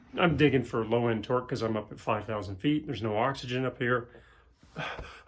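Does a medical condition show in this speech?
No.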